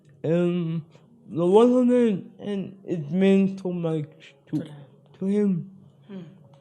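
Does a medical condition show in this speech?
Yes: spastic cerebral palsy.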